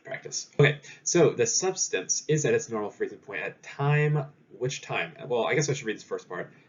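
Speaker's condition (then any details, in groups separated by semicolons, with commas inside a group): No condition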